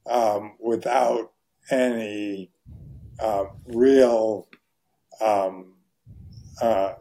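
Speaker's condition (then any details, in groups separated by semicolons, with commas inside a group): ALS; voice very hoarse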